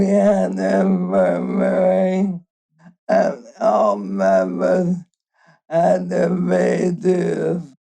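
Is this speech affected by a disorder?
Yes: ALS.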